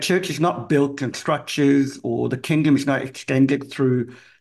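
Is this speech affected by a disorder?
Yes: cleft palate; severe speech impediment as a kid, cleft palate impacts ability to speak.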